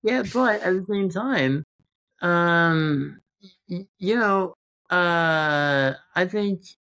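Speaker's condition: Congenital muscular dystrophy; present since birth

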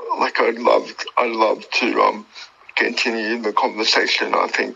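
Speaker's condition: Cerebral palsy; born two months premature

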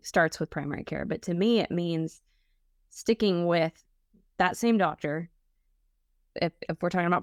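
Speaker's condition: No condition

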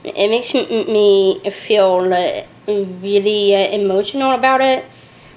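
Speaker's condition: Down syndrome; age 34

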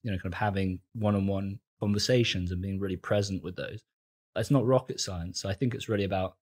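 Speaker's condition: No condition

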